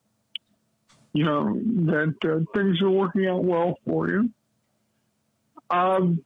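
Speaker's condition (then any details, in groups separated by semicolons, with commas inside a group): Cerebral palsy; lifelong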